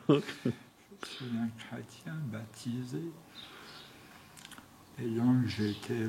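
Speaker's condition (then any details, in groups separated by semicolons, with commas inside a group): Tongue cancer; tracheostomy after surgery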